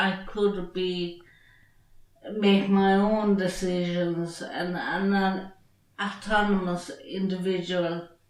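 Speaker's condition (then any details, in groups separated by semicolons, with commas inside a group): Traumatic brain injury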